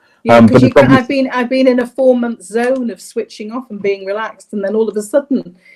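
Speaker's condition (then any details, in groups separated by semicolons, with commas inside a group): No condition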